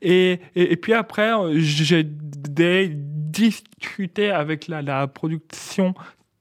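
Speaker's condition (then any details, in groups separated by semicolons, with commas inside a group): Stuttering; cause hypothesized as several traumas; repeated sounds, repeated words, prolonged sounds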